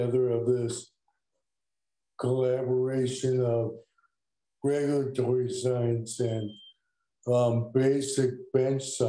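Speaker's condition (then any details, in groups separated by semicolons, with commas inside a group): ALS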